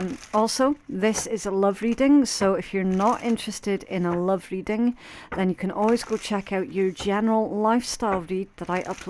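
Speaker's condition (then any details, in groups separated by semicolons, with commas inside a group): No condition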